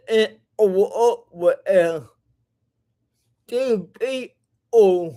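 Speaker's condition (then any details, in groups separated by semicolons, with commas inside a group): Cerebral palsy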